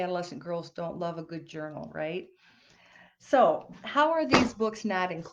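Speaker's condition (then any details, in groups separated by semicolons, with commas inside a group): No condition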